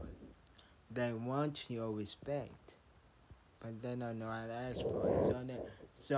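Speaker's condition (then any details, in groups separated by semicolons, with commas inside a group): Traumatic brain injury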